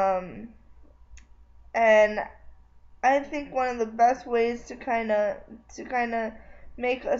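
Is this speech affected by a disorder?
Yes: cerebral palsy.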